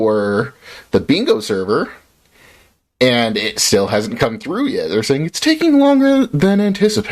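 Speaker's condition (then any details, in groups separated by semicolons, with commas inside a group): No condition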